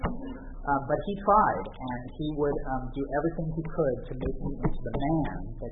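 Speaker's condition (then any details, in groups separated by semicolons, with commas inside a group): No condition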